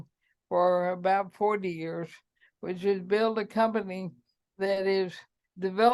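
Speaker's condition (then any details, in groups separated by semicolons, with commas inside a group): ALS; cannot walk, advanced; short of breath, losing speech, trouble eating and swallowing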